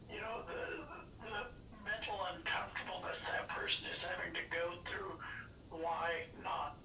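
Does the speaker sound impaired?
Yes: Parkinson's disease; diagnosed 5-6 years ago, hand tremors, deep brain stimulation both sides, first 1.5 years ago.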